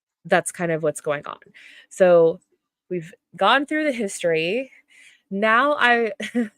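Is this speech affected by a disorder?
No.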